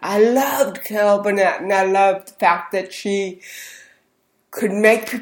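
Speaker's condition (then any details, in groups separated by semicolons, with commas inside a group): Cerebral palsy; speech therapy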